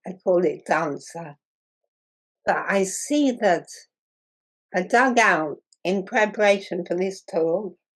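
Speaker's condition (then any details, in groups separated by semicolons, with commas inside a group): Muscular dystrophy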